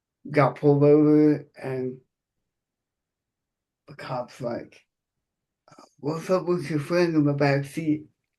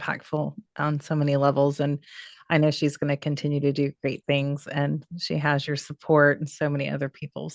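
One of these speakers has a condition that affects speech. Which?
The first: cerebral palsy; present from birth.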